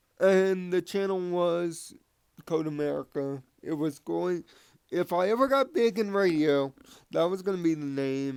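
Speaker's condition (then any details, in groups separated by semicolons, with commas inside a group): Cerebral palsy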